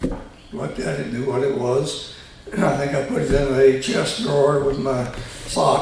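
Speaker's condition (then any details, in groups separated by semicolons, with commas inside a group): Tongue cancer surgery; both sides of tongue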